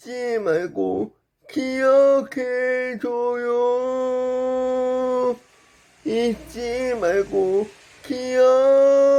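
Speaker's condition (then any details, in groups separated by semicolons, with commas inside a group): Brain lesion disability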